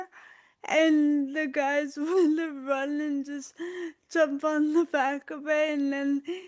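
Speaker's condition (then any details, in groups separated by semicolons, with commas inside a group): Autoimmune disease, spinal cord injury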